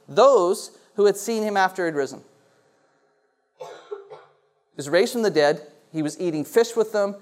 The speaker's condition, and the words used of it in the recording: None; typical speech.